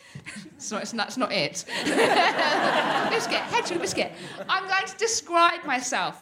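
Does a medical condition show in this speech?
Yes: Tourette's syndrome; neurological condition, uncontrollable movements and noises (tics), uses wheelchair, long-standing; frequent vocal tics, hedgehog, beans, cats, random words and phrases, swearing, can't stay on script.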